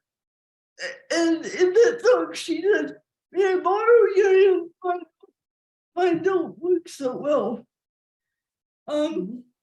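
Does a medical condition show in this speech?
Yes: cerebral palsy.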